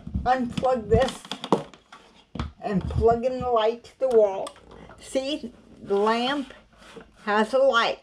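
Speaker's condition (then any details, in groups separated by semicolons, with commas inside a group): Cerebral palsy; cannot walk, crawls to get around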